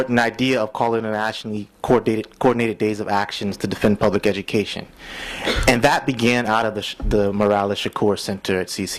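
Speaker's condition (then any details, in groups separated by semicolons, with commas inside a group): No condition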